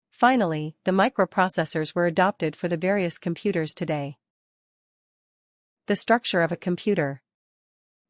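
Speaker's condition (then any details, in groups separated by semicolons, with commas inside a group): No condition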